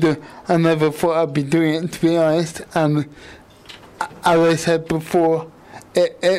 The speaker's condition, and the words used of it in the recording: Cerebral palsy. It takes me quite a bit of effort, but I'm not trying